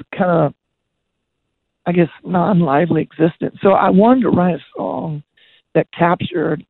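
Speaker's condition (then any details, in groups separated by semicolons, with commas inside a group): Voice disorder; progressive voice disorder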